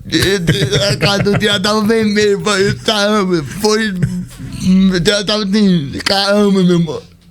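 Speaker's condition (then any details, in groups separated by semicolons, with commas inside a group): Cerebral palsy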